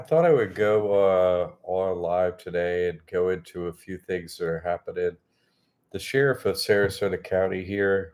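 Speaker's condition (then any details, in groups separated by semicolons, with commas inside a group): No condition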